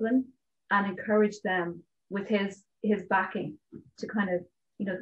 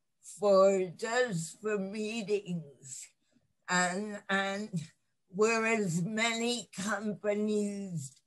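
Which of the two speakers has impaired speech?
The second: cerebral palsy; lifelong.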